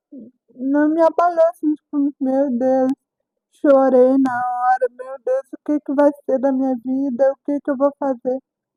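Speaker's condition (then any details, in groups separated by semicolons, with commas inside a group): Cerebral palsy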